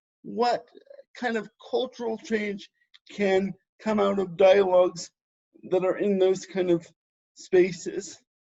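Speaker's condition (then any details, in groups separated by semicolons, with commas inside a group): Cerebral palsy; spastic type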